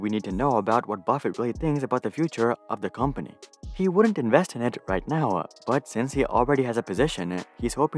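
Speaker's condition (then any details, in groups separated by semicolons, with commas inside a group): No condition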